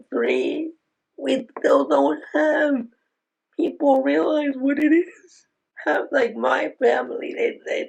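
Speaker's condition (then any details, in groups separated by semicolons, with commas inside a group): Aicardi-goutieres syndrome; able to speak, unusual for condition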